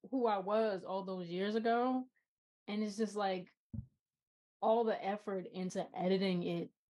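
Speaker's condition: No condition

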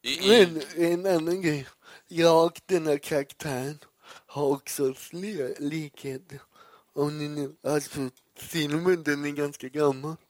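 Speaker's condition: Cerebral palsy; poor balance

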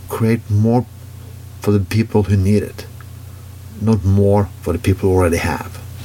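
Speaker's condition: No condition

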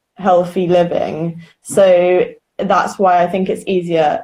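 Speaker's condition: No condition

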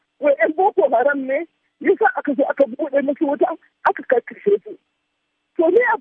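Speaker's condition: No condition

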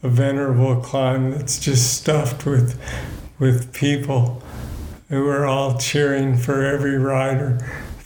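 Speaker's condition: Parkinson's disease; degenerative nervous system disorder, about 18 years since diagnosis; still cycling, balance problems, reduced control of body functions, tasks take much longer

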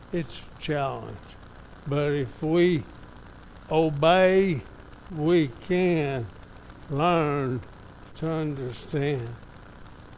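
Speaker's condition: ALS; somewhat affected, evident today

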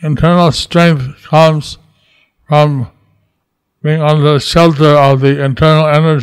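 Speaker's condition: Stroke with facial paralysis; left side of face paralyzed since

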